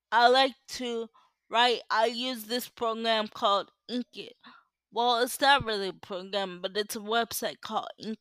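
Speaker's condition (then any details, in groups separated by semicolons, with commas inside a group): Cerebral palsy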